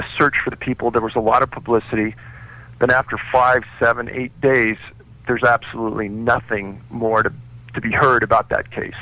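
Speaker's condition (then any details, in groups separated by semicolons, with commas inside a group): No condition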